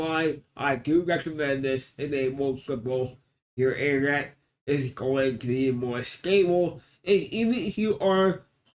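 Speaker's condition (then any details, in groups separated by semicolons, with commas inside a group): Cerebral palsy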